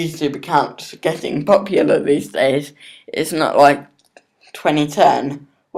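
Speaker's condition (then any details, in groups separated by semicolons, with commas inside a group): Cerebral palsy; not fully independent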